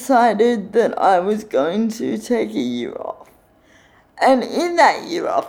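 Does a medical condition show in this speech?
Yes: cerebral palsy; neuromuscular, full-time wheelchair user, no walking, 7-year-old powered chair, types slowly with two pointer fingers.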